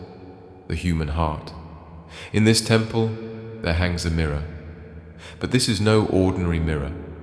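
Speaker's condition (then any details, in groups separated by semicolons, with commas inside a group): No condition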